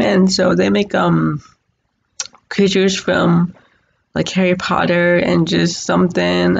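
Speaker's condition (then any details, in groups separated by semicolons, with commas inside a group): Cerebral palsy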